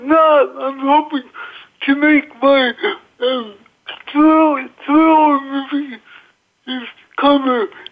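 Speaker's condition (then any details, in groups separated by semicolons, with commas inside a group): Cerebral palsy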